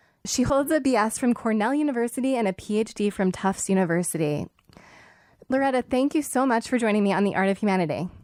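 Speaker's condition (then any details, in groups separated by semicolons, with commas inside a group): No condition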